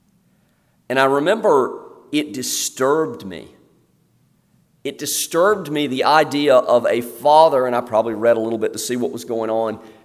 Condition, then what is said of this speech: No condition.